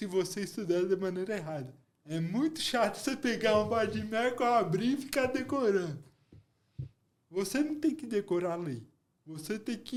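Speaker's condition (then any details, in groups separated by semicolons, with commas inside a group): Cerebral palsy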